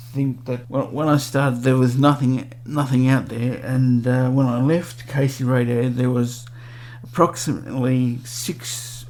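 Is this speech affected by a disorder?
Yes: cerebral palsy; 46 years old.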